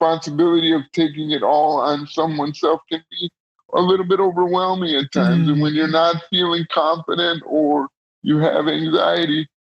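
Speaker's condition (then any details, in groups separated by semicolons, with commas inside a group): Cerebral palsy; present from birth, wheelchair user; diagnosed age 2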